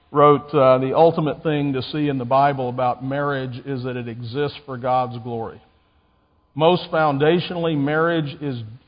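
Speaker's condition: No condition

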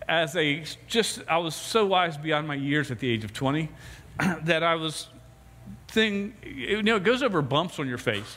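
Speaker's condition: Stuttering; lifelong stutter, used interpreter scout, also a stutterer, on Africa mission trip; rough time with scripture reading; gets stuck on words, stutters when preaching, rough time reading scripture aloud; repeated sounds

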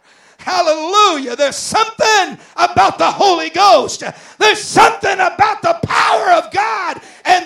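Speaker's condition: No condition

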